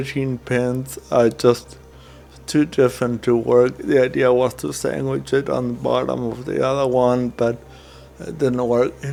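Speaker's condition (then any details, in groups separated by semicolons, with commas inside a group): Cerebral palsy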